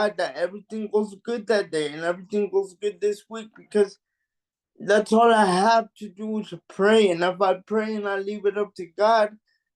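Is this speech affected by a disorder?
Yes: cerebral palsy; mild.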